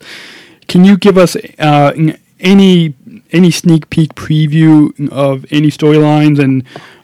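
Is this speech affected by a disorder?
Yes: stuttering; here repeated words, prolonged sounds.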